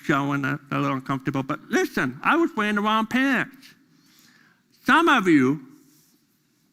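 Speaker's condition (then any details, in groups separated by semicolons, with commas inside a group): Deafness; deaf during school years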